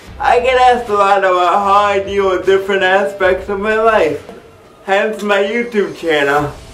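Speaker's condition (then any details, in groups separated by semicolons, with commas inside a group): Cerebral palsy; affects walking, awkward gait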